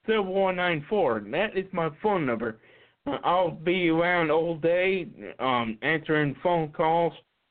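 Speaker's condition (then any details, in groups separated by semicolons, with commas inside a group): Cerebral palsy; visible to casting agents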